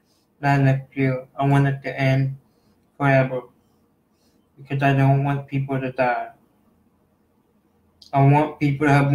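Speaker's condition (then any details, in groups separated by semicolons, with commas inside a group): Cerebral palsy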